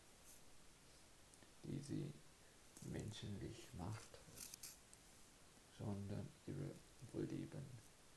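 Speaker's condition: Cerebral palsy; pain

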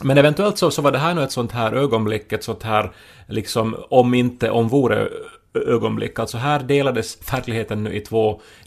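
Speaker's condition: No condition

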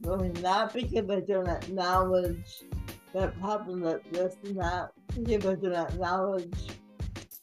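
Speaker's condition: Cerebral palsy; mildly affects speaking and gait

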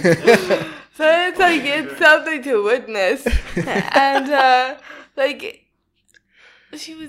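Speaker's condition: Cerebral palsy, spastic quadriplegic; electric wheelchair

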